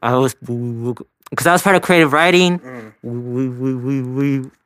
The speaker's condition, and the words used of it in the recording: Stuttering. Yeah. You have a stutter. So, but you don't. I mean, like you haven't stuttered once while we recorded. So you like you kind of control that shit now.